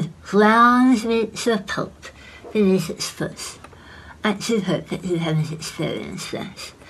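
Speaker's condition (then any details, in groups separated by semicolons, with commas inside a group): Head and neck cancer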